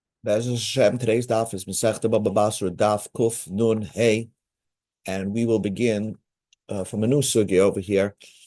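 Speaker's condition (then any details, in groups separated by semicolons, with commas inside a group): No condition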